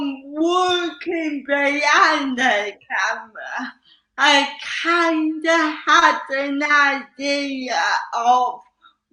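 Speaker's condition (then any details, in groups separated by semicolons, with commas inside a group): Cerebral palsy; slow muscles, affects legs; slow speech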